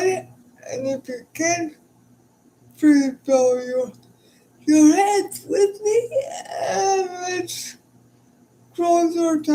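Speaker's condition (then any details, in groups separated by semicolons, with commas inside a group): Cerebral palsy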